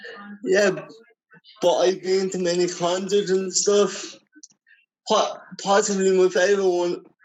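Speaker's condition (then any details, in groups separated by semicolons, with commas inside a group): Cerebral palsy; wheelchair user since childhood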